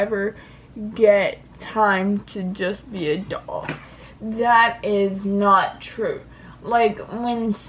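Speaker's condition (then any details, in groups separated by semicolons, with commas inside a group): Cerebral palsy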